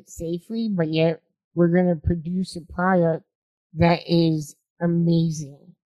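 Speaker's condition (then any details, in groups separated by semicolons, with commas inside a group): Spinal muscular atrophy type 2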